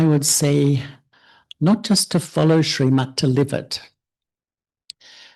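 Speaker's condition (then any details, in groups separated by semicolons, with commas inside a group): No condition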